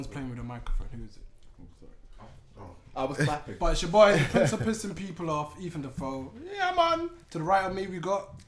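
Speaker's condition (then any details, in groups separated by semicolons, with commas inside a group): No condition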